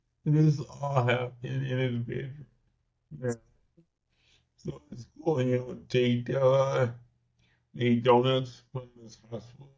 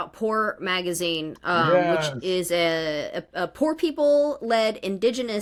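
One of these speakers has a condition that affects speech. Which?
The first: cerebral palsy.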